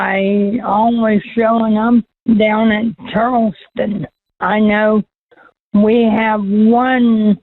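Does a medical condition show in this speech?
Yes: cerebral palsy.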